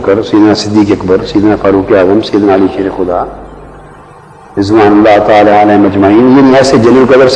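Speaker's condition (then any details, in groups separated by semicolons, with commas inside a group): No condition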